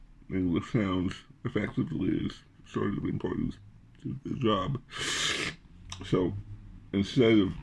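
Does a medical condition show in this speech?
Yes: glossectomy with reconstructed tongue.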